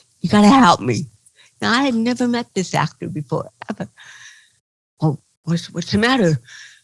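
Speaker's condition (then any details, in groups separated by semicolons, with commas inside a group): Cerebral palsy; since birth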